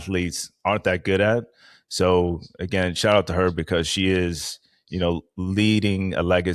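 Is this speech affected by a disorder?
No.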